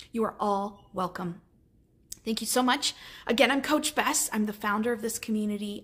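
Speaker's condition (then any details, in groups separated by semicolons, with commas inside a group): No condition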